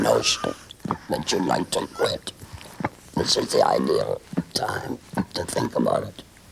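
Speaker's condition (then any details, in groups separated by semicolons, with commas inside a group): Complete laryngectomy; total laryngectomy, throat cancer, smoking-related, no vocal cords; lost voice, learned new form of speech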